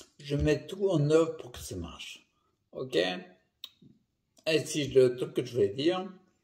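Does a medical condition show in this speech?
Yes: primary progressive multiple sclerosis.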